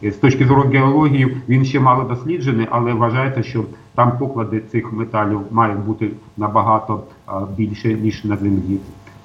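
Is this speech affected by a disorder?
No.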